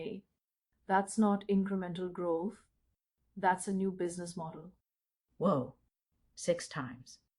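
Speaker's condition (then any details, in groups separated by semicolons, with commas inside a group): No condition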